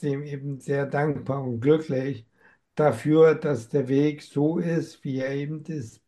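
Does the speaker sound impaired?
Yes: amyotrophic lateral sclerosis; diagnosed at 47, slower course than other affected patients.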